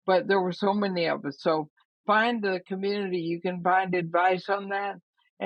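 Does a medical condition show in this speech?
Yes: ALS.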